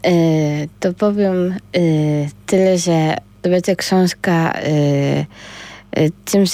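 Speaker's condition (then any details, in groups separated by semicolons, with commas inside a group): Down syndrome; congenital genetic condition, present from birth; age 26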